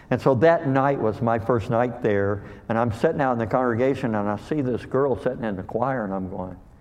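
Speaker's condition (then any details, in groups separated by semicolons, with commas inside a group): Cleft lip and palate; called hair lip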